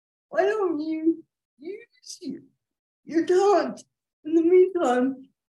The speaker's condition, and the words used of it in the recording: Cerebral palsy. I don't give my voice a break anyway.